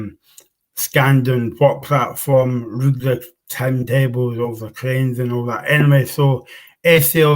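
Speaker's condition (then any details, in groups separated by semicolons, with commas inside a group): Cerebral palsy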